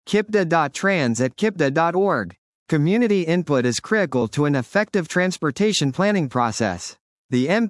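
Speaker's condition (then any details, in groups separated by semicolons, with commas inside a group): No condition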